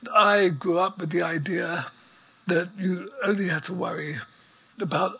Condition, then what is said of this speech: ALS (motor neuron disease). He requires an apparatus to breathe, which you'll hear in the